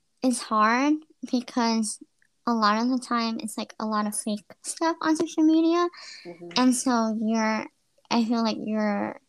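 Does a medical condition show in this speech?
Yes: cleft lip and palate.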